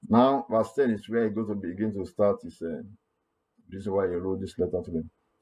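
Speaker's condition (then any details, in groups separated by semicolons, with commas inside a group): No condition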